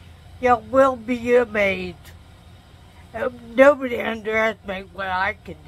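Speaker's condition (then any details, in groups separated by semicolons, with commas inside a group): Traumatic brain injury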